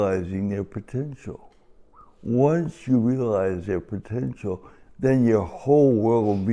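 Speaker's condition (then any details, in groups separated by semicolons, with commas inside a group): Cerebral palsy; from birth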